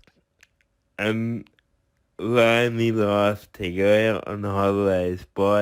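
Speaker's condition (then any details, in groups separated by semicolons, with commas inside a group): Cerebral palsy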